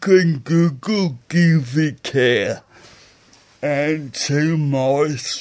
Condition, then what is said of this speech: Aphasia. I walk funny or talk funny, but my thinking is fine.